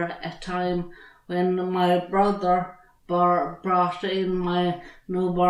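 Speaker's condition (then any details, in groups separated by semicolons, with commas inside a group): Traumatic brain injury; severe, car crash, cognitive challenges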